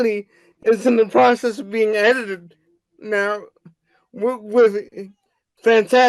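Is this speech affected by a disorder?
Yes: cerebral palsy; wheelchair user.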